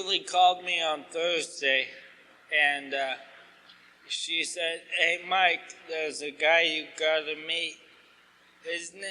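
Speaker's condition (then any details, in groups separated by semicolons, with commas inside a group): ALS; asked to talk slower, clearer, losing voice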